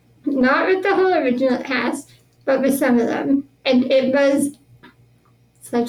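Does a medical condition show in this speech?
Yes: spinal muscular atrophy; genetic progressive neuromuscular disease, born with it, power wheelchair since about age 2.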